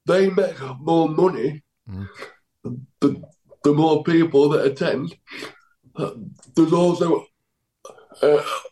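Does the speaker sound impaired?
Yes: cerebral palsy; power chair.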